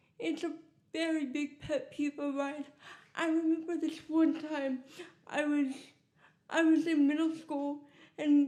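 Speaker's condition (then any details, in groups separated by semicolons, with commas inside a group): Cerebral palsy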